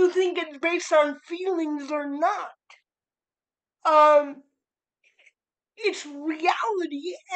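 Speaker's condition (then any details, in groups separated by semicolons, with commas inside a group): Cerebral palsy; spastic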